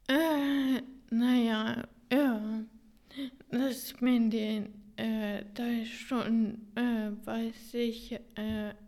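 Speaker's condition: Ataxia, severe; hereditary ataxia

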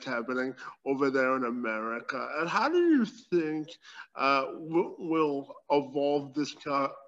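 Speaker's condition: Spastic quadriplegic cerebral palsy; from birth, attributed to too little oxygen in legs, cannot walk normally, affects muscle memory and movement

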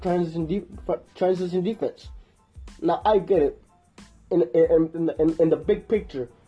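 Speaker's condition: Stuttering; may stutter during podcast; repeated sounds, repeated words, prolonged sounds

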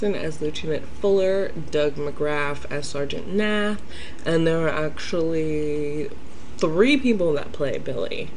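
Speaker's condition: No condition

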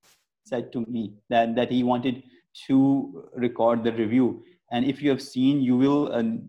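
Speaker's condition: Stammering; persistent stammering, practices speech techniques, PSF Toastmasters Club for stammerers; still stammers, comfortable sharing thoughts, marked improvement over past 4 months with Toastmasters; stumbles in speaking, amount varies, expresses self easily despite stammering; repeated sounds

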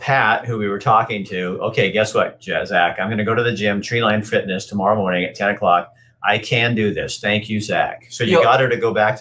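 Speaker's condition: No condition

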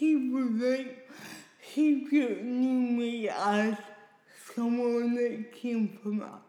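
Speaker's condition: Cerebral palsy; lost speech six days in Tasmania

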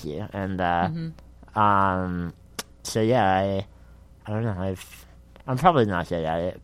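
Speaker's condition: Spinal muscular atrophy; lifelong, uses expensive wheelchair, adaptive technology

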